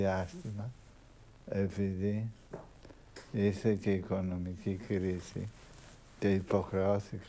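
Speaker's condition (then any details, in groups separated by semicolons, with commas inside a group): Parkinson's disease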